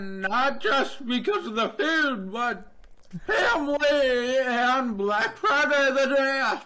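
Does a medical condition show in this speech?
Yes: deafness, Neurofibromatosis Type 2; first half deaf, then 2 months of no hearing, then amplifier gave some hearing.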